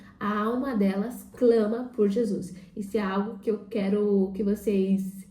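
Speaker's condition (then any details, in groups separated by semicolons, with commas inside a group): No condition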